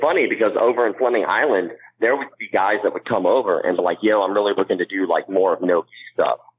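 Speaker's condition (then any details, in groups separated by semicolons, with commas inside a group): Cleft palate; congenital cleft palate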